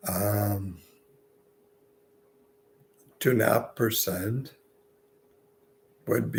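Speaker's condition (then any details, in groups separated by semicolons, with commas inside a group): Multiple sclerosis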